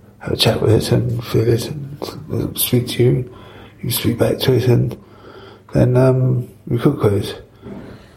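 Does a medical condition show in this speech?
Yes: Parkinson's; long-standing, diagnosed about 5 years after restaurant opened, pioneering surgery with two brain wires and implanted battery; mobile after surgery, less time in kitchen; affects speech, rare audio interview.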